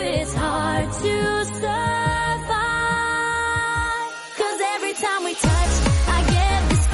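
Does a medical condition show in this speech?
No.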